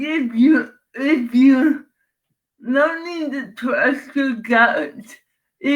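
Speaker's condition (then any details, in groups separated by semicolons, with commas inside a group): Cerebral palsy; from birth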